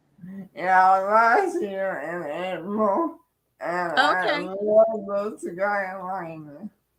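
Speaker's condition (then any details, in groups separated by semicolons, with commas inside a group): Cerebral palsy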